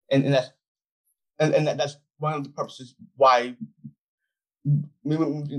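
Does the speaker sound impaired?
Yes: Down syndrome; about 25.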